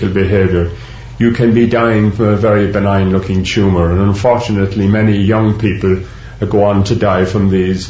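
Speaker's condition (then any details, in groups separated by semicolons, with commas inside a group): No condition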